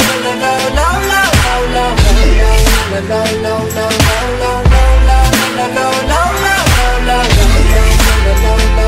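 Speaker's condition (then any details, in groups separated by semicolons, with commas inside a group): No condition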